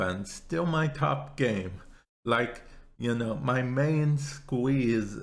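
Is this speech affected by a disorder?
Yes: cerebral palsy.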